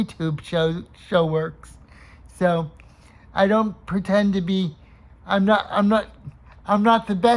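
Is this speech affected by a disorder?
Yes: cerebral palsy.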